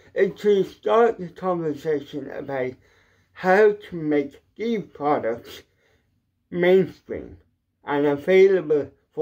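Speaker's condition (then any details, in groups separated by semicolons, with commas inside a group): Cerebral palsy; mild, ataxic type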